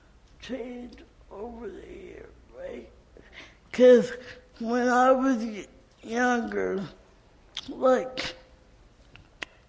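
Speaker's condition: Cerebral palsy; did not get needed physical therapy in childhood

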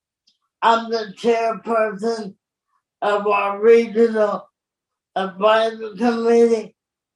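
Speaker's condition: Cerebral palsy; born very premature

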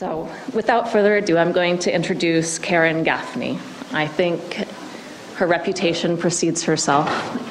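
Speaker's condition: No condition

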